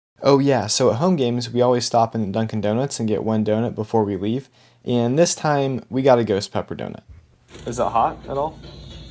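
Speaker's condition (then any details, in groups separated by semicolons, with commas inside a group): No condition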